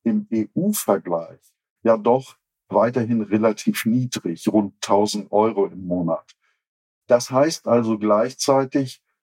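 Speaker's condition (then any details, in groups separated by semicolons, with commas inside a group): No condition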